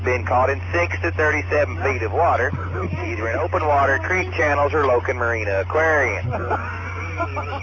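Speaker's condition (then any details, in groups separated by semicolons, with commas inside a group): No condition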